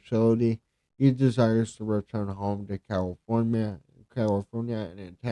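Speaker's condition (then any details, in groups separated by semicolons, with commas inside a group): Cerebral palsy; speech affected by cerebral palsy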